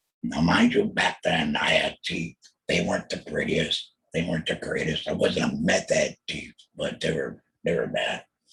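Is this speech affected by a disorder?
Yes: total laryngectomy.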